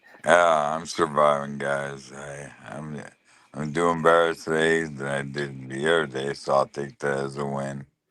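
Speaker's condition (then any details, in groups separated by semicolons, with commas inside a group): Lou Gehrig's disease (ALS)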